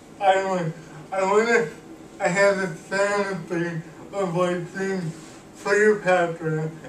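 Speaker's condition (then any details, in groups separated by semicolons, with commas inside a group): Cerebral palsy; cannot walk, uses wheelchair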